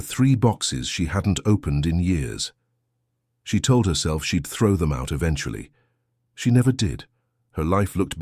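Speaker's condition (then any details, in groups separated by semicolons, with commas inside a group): No condition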